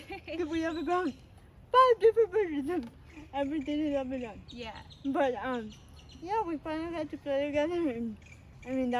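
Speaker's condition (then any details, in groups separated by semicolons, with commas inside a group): Spastic cerebral palsy; uses wheelchair; can speak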